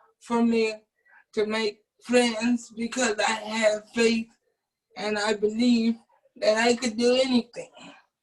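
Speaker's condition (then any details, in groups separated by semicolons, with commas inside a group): Cerebral palsy; predicted never to speak, now speaks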